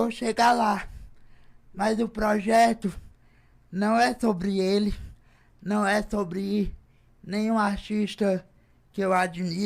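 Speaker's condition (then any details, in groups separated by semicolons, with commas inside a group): Cerebral palsy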